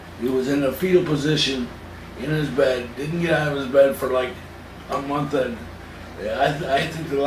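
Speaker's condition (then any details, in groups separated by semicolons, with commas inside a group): Cerebral palsy; from birth, spasticity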